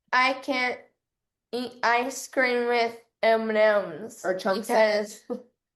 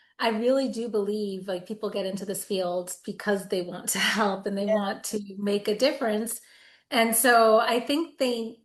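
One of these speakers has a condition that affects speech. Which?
The first: cerebral palsy; affects muscles.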